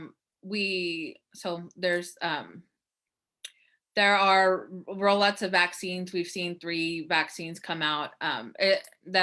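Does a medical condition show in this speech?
No.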